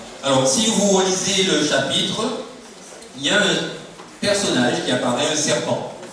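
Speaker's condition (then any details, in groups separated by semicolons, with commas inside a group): No condition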